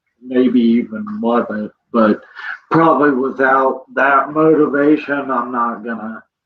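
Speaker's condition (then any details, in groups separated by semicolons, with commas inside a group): Cerebral palsy; present from birth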